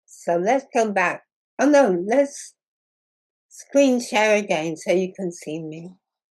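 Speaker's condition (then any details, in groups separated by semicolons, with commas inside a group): Muscular dystrophy; progressive muscle wasting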